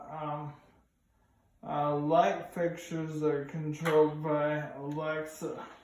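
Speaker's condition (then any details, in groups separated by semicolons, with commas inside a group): ALS; starting to lose voice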